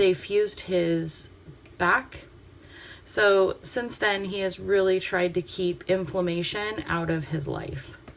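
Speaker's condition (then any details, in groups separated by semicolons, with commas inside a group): No condition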